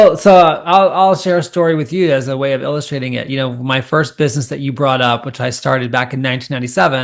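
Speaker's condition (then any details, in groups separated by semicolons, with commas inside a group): No condition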